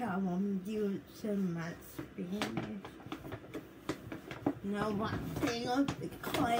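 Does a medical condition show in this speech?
Yes: cerebral palsy.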